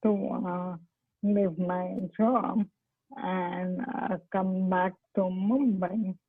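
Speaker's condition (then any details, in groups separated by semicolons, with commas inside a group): ALS; stem cell therapy, progression reportedly halted, cannot walk, weakness; speech impaired, once unintelligible, now comprehensible, poor voice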